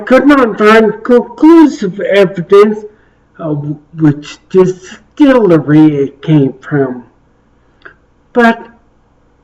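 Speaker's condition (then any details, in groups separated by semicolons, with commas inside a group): Traumatic brain injury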